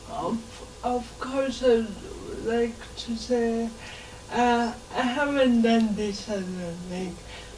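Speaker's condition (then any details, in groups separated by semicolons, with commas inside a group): Cerebral palsy; slow speaker, listeners take time to understand, speaks verbally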